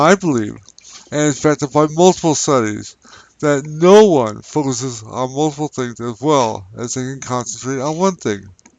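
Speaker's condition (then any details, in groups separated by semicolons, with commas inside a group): Traumatic brain injury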